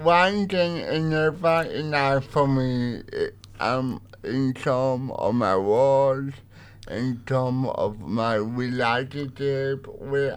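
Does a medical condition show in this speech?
Yes: cerebral palsy; uses light writer communication device; interview partly own voice, partly typed audio on light writer device.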